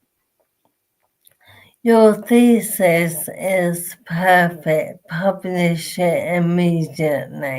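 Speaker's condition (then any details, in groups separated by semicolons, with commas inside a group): Motor neurone disease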